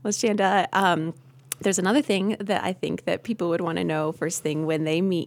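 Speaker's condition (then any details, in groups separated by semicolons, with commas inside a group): No condition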